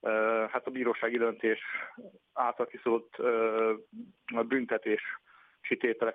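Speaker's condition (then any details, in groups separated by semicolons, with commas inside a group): No condition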